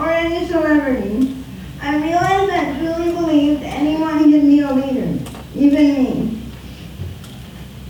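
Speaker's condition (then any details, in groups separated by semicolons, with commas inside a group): Spastic quadriplegic cerebral palsy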